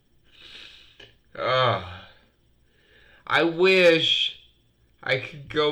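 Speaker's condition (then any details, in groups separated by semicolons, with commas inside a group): Multiple sclerosis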